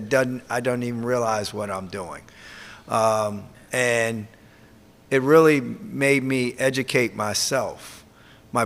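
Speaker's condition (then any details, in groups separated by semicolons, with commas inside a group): No condition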